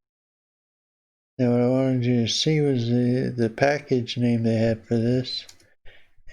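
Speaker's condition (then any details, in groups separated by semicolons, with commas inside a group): Parkinson's disease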